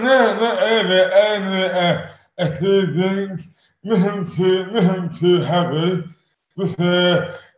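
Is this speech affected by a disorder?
Yes: dystonia; sudden overnight adult onset, affects speech and arms, suspected congenital jaw defect plus rugby hits, damaged TMJ; 12 years since onset, progressed, hands partly lost and curled inwards, Botox injections, diagnosed by London neurologist; incredibly slurred, dramatically impaired, worse at onset with eating difficulty.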